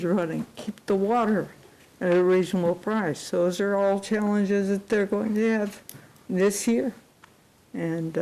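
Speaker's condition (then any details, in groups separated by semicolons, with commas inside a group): Cerebral palsy; unable to type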